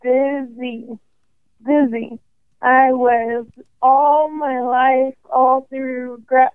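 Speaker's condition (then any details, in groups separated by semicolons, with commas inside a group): ALS; 5.5 years since diagnosis, considering walking device, sees speech and respiratory therapists, must catch breath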